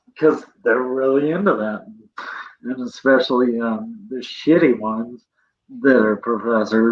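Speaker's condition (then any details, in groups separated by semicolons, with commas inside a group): Cerebral palsy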